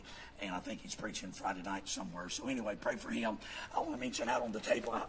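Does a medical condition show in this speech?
Yes: vocal fold paralysis, bilateral; speaks with false vocal folds; both vocal cords paralyzed, do not come together, move or vibrate, false folds compensate for voicing; voice worse than before, Kermit-the-Frog-like, irritating, pushes much air.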